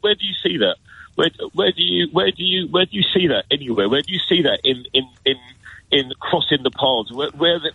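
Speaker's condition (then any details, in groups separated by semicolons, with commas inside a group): Stutter, mild; slight stutter; repeated sounds, repeated words, prolonged sounds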